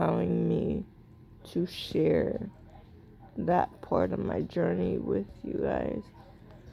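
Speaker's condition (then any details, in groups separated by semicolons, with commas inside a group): Cerebral palsy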